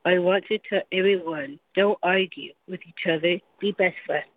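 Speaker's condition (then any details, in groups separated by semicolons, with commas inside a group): Down syndrome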